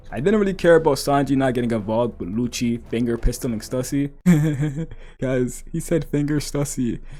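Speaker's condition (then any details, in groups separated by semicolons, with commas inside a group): No condition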